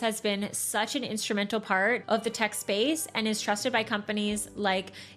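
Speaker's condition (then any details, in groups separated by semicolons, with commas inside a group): No condition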